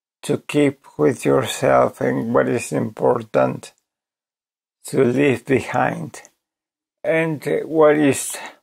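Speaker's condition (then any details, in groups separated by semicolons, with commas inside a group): ALS; voice severely damaged, hard to understand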